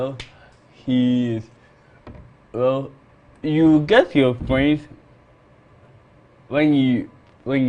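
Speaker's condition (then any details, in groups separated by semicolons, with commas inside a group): Cerebral palsy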